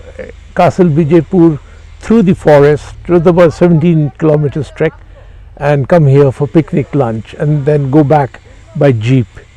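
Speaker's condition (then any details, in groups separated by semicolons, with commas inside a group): No condition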